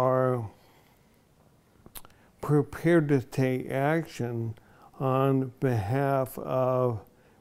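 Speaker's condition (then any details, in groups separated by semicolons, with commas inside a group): ALS; onset in one foot; diagnosed 5.5 years ago, symptoms a year earlier, slowly progressing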